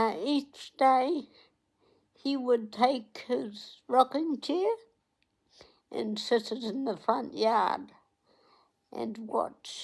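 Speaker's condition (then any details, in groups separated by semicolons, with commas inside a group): Cerebral palsy; onset at 8 days old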